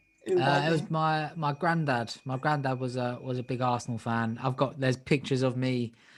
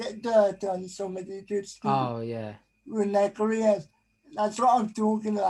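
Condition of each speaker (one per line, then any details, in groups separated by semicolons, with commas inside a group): No condition
Cerebral palsy; arms affected, left hand usable; distinctive speech pattern, different voice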